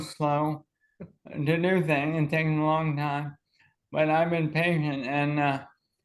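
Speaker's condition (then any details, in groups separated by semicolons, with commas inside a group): ALS; two clinical trials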